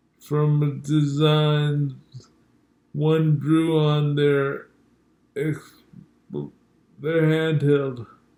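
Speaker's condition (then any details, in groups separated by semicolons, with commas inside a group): Multiple sclerosis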